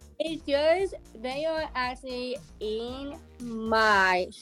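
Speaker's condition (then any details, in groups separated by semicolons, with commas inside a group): Down syndrome; present from birth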